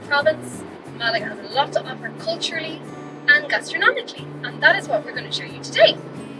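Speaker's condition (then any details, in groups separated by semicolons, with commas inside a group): No condition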